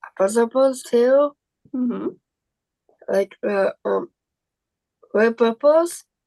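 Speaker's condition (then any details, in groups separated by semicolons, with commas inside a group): Down syndrome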